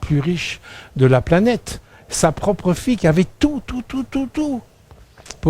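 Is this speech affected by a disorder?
No.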